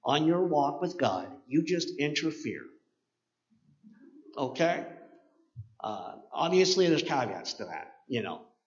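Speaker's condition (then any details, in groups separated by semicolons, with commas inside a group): Cleft palate; 7 years of speech therapy, oral appliance once worn to help speak properly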